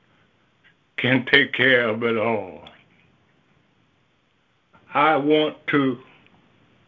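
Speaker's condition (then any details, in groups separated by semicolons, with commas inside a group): Stroke; several strokes, first stroke took some speech and leg motion, later minor stroke; some speech lost after first stroke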